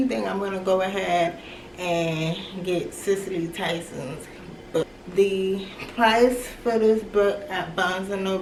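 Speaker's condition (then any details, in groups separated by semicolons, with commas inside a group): Cerebral palsy; from birth, left leg affected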